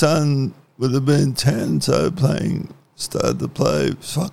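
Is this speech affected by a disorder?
Yes: cerebral palsy; cerebral palsy affecting the muscles, once cold stays cold.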